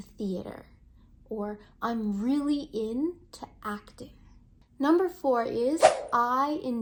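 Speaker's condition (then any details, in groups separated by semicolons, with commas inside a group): No condition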